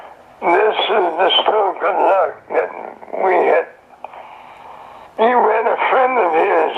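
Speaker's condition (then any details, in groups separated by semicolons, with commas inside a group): Throat cancer; survivor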